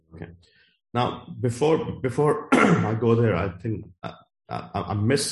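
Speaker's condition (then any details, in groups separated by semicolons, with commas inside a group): Stutter; formerly severe, massively improved through deliberate pauses, later speak up challenge public speaking program; still stutters, much improved; formerly stuttered quite a lot, uses pauses to get message across; repeated sounds, repeated words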